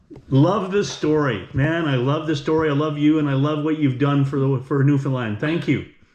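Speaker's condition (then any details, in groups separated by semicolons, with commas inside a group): No condition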